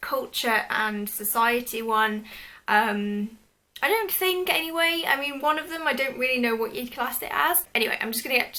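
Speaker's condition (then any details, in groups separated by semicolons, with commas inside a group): No condition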